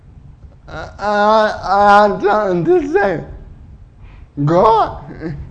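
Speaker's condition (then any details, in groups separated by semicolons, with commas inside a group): Cerebral palsy; uses wheelchair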